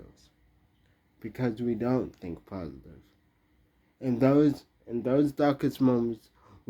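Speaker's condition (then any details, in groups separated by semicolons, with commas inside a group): Traumatic brain injury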